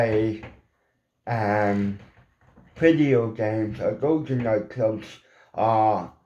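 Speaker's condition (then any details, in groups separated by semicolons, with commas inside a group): Cerebral palsy; mild, ataxic type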